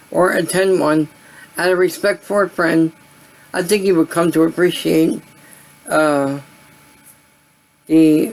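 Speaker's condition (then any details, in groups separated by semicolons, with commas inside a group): Cerebral palsy; voice sound affected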